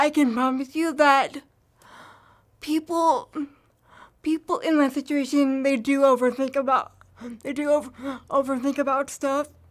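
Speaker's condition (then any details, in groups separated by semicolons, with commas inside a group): Cerebral palsy; from birth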